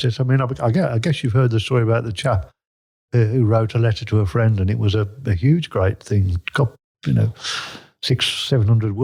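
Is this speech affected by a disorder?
No.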